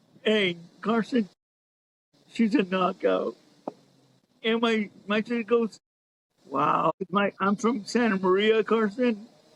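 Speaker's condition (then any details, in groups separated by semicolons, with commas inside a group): Cerebral palsy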